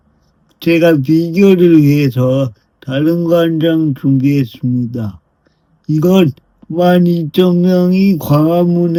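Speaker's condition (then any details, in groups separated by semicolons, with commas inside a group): Brain lesion disability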